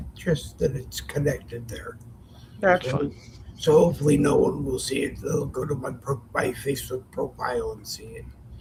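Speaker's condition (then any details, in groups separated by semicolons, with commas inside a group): Parkinson's; Parkinson's-linked form; mouth affected at times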